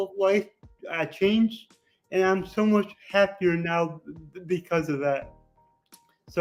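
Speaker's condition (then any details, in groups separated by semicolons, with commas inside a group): Cerebral palsy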